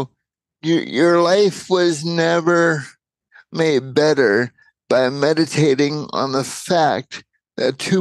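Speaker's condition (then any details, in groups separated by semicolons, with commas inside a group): Cerebral palsy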